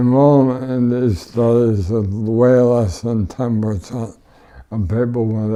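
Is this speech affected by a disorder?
Yes: ALS; tracheotomy, wheelchair.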